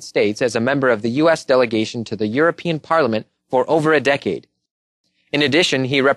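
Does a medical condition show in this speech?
No.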